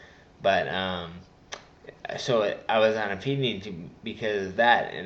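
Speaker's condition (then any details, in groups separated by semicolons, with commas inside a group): Traumatic brain injury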